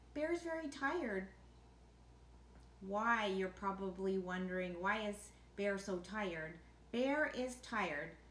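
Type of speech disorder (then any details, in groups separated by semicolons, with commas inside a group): None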